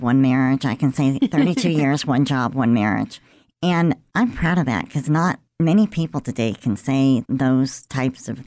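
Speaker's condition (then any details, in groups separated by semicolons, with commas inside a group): Cleft lip and palate; congenital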